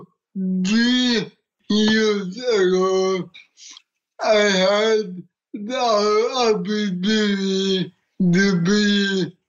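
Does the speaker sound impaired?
Yes: cerebral palsy; gets around in a walker, adapted wheelchair boxer; short simple sentences, manager Sean Morris repeats and rephrases answers for listeners.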